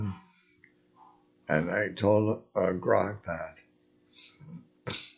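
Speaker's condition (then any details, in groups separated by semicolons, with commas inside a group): Multiple sclerosis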